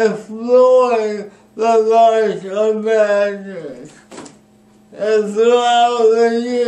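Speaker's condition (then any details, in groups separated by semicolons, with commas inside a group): Speech impairment after birth surgery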